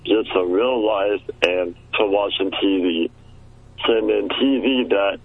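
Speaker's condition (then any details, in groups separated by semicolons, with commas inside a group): Muscular dystrophy; childhood onset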